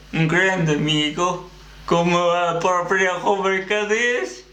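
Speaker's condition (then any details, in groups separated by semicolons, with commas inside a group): Cerebral palsy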